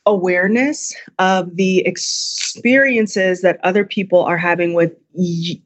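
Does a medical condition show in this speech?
Yes: stutter; stutter since before public speaking, lifelong fear of talking to people; pronounced stutter audible during interview; at times takes a couple of seconds to say words; here prolonged sounds.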